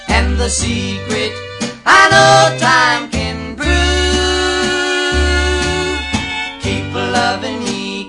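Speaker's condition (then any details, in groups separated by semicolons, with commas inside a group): No condition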